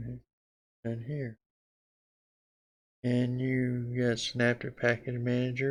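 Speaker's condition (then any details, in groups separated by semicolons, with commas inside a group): Parkinson's disease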